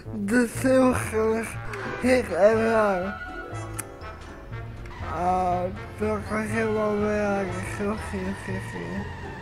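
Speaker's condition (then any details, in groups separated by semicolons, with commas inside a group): Cerebral palsy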